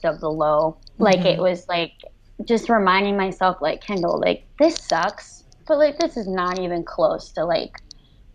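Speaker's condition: Cleft lip and palate, severe

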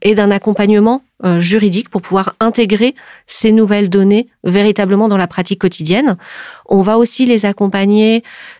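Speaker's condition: No condition

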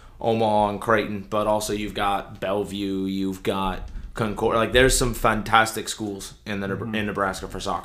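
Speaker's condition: No condition

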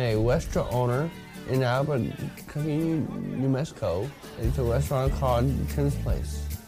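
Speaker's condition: Down syndrome

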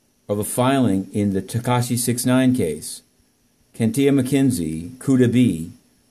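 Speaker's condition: No condition

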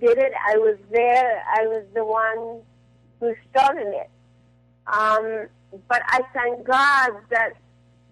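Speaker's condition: Cerebral palsy; dependent on Botox

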